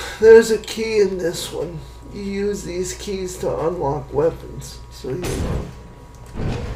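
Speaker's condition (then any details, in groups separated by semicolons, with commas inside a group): Cerebral palsy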